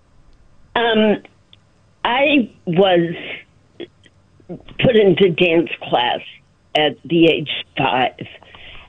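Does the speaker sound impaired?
Yes: spasmodic dysphonia; spasmodic dysphonia for a short time, Botox treatments with good result, walks slowly with cane.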